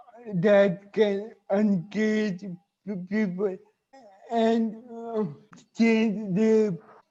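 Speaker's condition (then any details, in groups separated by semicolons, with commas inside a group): Cerebral palsy; cannot speak normally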